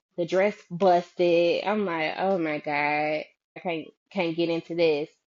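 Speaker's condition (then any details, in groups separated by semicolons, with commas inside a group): No condition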